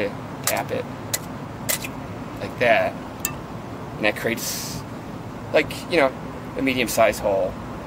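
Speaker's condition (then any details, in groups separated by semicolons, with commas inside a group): No condition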